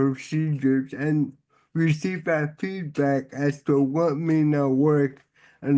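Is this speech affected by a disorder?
Yes: cerebral palsy; many involuntary movements, sits rather than stands.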